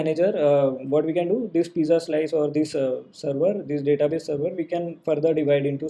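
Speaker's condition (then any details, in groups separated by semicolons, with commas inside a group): No condition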